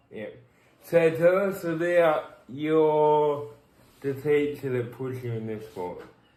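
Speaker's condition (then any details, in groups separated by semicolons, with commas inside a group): Cerebral palsy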